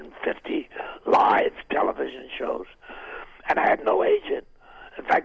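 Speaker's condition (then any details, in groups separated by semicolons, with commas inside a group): Throat cancer, vocal cord removed, partial laryngectomy, right vocal cord removed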